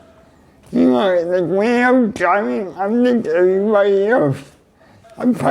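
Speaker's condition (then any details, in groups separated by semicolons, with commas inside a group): Cerebral palsy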